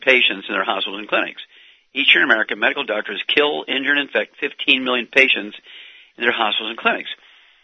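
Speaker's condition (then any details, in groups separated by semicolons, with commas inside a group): No condition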